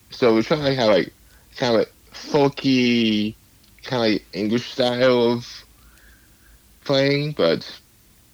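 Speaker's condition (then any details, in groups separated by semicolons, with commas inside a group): Cerebral palsy; lifelong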